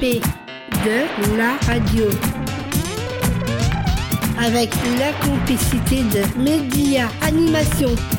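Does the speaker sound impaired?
Yes: Down syndrome (trisomy 21); genetic chromosome 21 anomaly, present from birth, intellectual disability, developmental delay; age 34.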